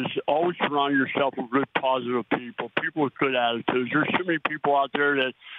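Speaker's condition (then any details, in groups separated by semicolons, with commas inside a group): Oral cancer; may be hard to understand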